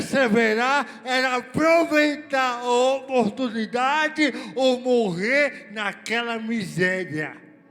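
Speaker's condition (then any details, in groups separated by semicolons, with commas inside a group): Cerebral palsy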